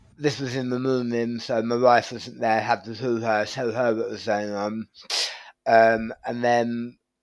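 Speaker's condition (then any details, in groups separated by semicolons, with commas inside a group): Tongue cancer surgery; right-side tongue surgery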